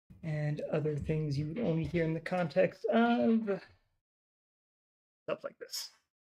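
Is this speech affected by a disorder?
No.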